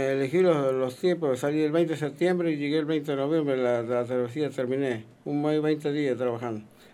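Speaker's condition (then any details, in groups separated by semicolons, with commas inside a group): Parkinson's disease; onset 15 years ago, treated 5 years, earlier whole-body tremor, could not walk or eat, walker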